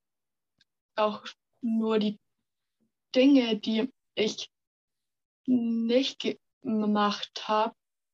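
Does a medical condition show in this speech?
Yes: stuttering; stuttering since kindergarten age, many logopedists and speech therapists, stuttering therapy groups with other stutterers; part-word and word repetitions, we wegzulaufen; here blocks.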